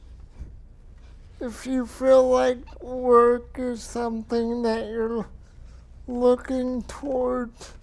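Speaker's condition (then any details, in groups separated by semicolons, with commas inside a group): Cerebral palsy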